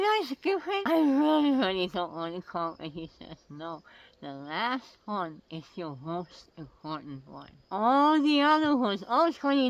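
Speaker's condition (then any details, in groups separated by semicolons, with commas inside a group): Oral cancer; tracheostomy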